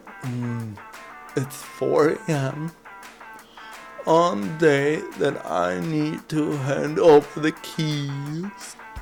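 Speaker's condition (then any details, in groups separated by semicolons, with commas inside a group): Cerebral palsy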